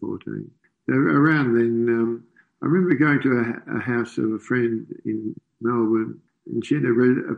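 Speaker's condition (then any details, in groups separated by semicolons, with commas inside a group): Parkinson's disease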